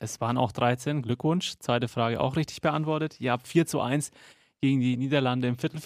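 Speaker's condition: No condition

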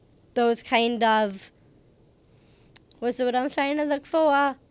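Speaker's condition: Down syndrome; age 31

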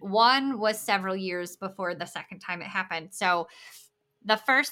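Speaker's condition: Bilateral cleft lip and palate

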